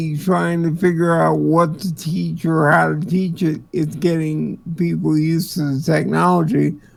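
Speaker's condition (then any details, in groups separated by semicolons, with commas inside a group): Cerebral palsy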